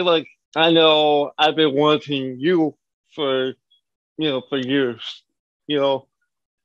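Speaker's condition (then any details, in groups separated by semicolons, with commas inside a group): Cerebral palsy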